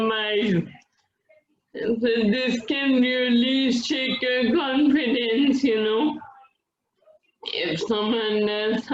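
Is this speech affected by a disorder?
Yes: Friedreich's ataxia.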